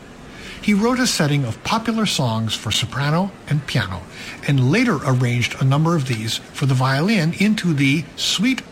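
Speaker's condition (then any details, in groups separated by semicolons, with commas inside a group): No condition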